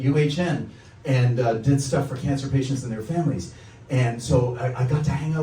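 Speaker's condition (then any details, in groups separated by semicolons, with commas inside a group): No condition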